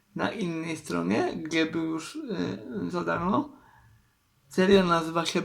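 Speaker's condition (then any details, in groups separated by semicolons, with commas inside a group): Cerebral palsy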